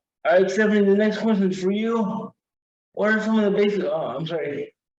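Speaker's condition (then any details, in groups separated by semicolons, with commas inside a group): Cerebral palsy, severe; wheelchair user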